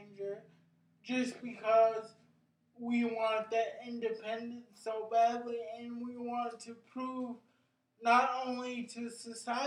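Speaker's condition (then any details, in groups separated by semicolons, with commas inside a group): Cerebral palsy; brain injury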